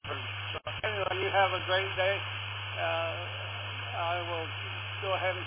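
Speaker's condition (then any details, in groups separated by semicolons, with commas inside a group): Parkinson's; left side affected, uses wheelchair; sitting in wheelchair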